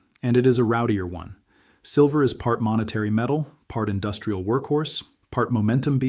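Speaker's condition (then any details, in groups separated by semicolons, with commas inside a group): No condition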